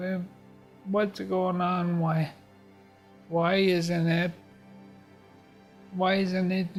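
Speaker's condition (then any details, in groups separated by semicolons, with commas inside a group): Multiple sclerosis; no movement below neck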